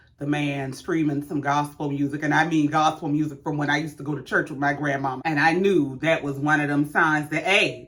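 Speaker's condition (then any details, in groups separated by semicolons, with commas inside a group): No condition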